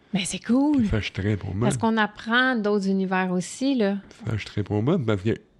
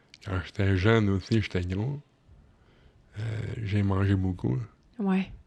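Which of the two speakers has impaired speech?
The second: cerebral palsy; from birth, oxygen lack, legs weak, learning difficulties; physiotherapy and occupational therapy; possibly unclear speech but understandable.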